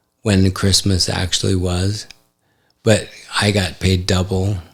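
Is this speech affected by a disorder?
Yes: ALS; affects hand function.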